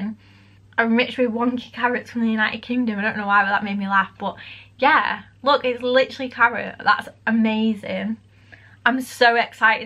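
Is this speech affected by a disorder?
No.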